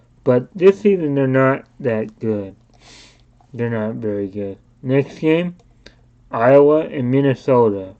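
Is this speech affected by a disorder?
Yes: cerebral palsy.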